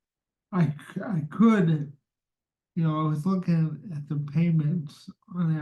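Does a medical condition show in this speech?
Yes: cerebral palsy.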